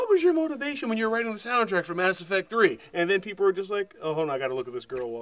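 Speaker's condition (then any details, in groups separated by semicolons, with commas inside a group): No condition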